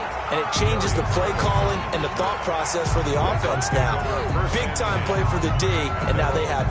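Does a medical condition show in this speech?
No.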